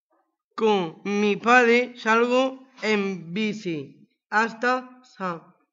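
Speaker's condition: Down syndrome; age 20

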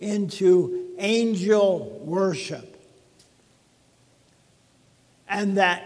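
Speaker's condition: ALS; wearing foot brace for first time, may stumble and fall

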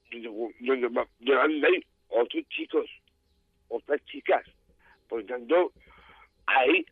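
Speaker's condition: Down syndrome; genetic, extra chromosome

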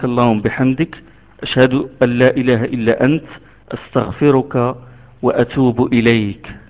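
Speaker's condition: No condition

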